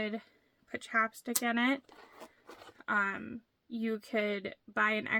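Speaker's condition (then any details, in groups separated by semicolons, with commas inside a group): No condition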